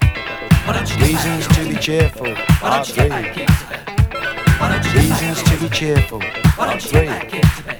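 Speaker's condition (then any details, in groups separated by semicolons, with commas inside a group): No condition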